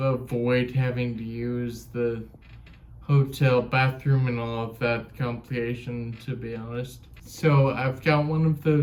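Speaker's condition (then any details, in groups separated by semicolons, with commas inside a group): Ataxia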